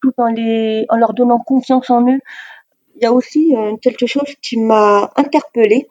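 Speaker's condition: Deafness, severe; oralist, uses some sign language

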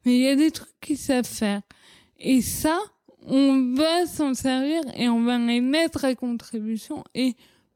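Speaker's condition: Cerebral palsy; childhood speech

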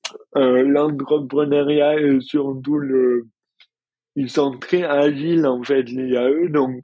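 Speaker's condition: Dystonia; more pain before injection

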